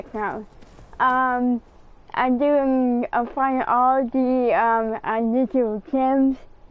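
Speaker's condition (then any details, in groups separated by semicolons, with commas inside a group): Cerebral palsy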